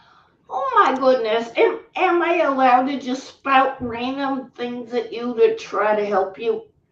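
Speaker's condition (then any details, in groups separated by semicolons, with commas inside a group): Cerebral palsy; tracheotomy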